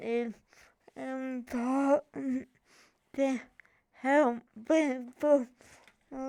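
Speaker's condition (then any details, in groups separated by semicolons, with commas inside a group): Cerebral palsy; from birth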